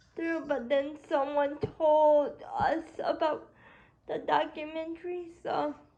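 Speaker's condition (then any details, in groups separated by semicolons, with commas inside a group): Cerebral palsy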